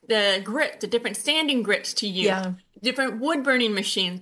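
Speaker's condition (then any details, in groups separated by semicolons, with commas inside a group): Usher syndrome, born deaf; born deaf or hard of hearing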